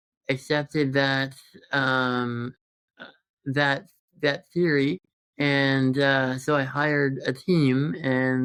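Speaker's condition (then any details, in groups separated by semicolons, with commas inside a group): Congenital muscular dystrophy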